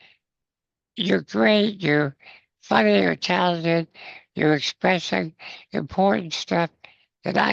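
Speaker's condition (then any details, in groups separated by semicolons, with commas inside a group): Spinal muscular atrophy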